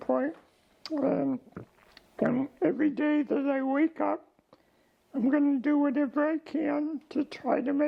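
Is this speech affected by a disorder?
Yes: ALS; diagnosed about 15 months ago, declining.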